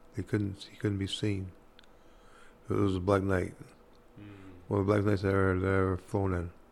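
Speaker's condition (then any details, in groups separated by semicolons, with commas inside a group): Parkinson's disease; hard time talking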